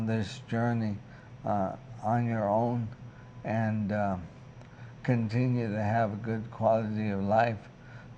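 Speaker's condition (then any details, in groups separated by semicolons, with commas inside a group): ALS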